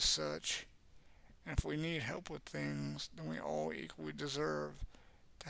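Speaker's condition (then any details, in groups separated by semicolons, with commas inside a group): Cerebral palsy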